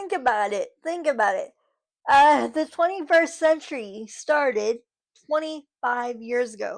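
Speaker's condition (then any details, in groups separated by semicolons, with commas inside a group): Cerebral palsy, spastic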